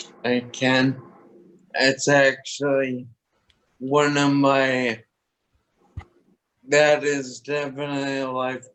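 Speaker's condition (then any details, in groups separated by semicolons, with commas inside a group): Toxic leukoencephalopathy, locked-in syndrome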